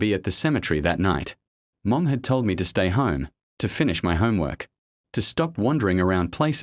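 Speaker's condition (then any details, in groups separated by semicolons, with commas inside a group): No condition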